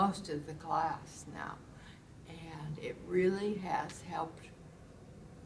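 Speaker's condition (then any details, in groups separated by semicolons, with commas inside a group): Primary progressive multiple sclerosis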